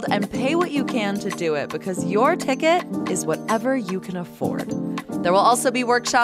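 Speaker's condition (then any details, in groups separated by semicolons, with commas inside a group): No condition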